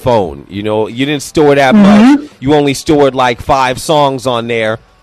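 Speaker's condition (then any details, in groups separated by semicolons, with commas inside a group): No condition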